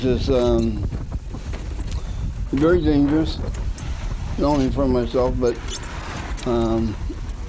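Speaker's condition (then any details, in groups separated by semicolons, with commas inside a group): Parkinson's disease; Parkinson's found at age 30 during neck surgery after car accident, stage 4 at diagnosis, wheelchair-bound; stage 5, about 24 years since diagnosis, wheelchair-bound 8 years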